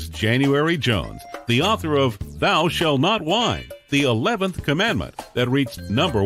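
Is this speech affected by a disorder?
No.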